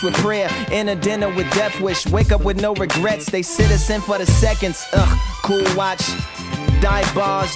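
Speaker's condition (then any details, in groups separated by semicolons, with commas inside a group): No condition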